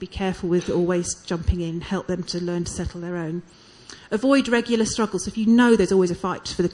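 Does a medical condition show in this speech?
No.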